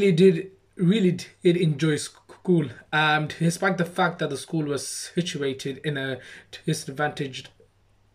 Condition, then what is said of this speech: Stuttering. Due to my stammer, it's quite tough and I just can't seem to say it properly, so I can try my best.